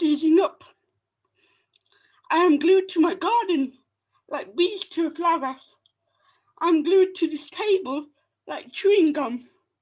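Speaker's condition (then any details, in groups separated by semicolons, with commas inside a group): Cerebral palsy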